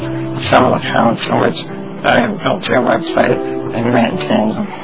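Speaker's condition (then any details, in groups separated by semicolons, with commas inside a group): Spinal muscular atrophy; dependent on voice for everything, uses voice recognition computer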